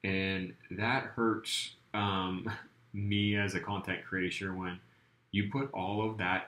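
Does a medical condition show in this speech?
No.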